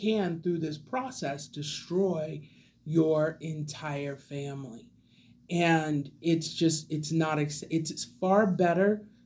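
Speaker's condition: No condition

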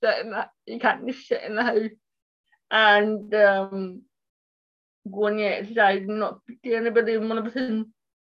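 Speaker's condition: Cerebral palsy; left side affected, walking and dexterity difficulties, profoundly deaf, tightens easily, riding for disabled 15 years; accident injuries four years ago, painful leg, struggles walking, on medication, no longer breathless; speech impairment

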